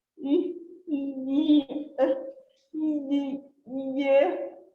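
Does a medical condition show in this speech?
Yes: cerebral palsy; since birth.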